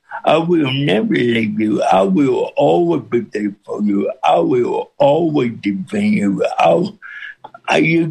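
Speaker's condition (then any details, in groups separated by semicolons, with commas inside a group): Cerebral palsy with speech impediment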